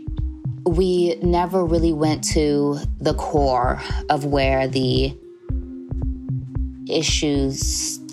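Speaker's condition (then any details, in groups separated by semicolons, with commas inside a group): Stutter; severe in high school around age 17, fear of talking and communicating; blocks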